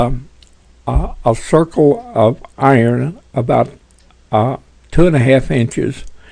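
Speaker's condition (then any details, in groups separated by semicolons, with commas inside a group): Parkinson's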